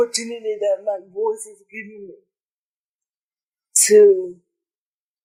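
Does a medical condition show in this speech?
Yes: cerebral palsy; present from birth.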